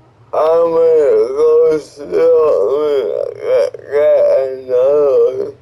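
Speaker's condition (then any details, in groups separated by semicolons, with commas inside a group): Cerebral palsy; atypical speech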